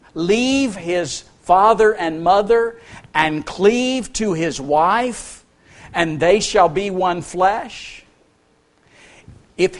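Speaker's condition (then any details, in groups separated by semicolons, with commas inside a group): No condition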